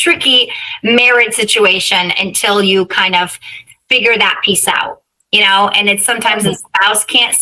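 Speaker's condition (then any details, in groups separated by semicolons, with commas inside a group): No condition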